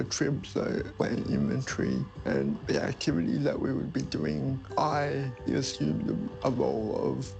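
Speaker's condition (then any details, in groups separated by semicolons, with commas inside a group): Cerebral palsy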